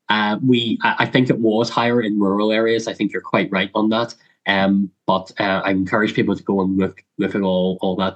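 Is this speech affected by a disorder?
Yes: cleft lip and palate; congenital.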